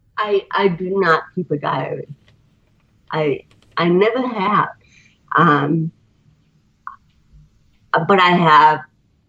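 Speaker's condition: Cerebral palsy; titanium neck limiting looking up

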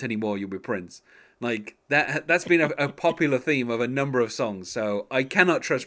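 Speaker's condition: No condition

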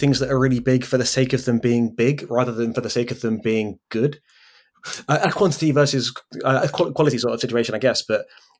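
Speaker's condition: Stutter; speech impediment; makes recording podcasts difficult, still runs own podcast; repeated sounds

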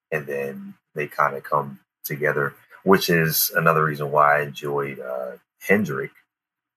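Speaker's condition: No condition

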